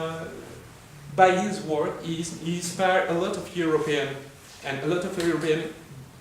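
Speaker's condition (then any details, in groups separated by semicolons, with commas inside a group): No condition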